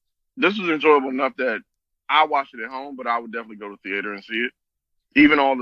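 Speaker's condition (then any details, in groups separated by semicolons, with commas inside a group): No condition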